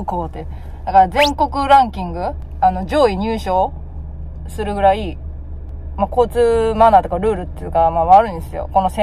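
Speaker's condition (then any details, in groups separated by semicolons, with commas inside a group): No condition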